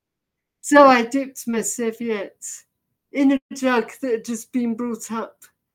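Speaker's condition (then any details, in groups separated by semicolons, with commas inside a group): Deafness; effectively profoundly deaf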